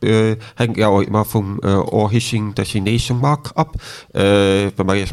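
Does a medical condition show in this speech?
Yes: deafness with cochlear implant, congenital deafness; born deaf, no hearing until age 13, cochlear implant surgery at 13, lip reading; speech still audibly affected per host; hardly spoke before implant, 3-4 years relearning speech and hearing, raised orally, no sign language.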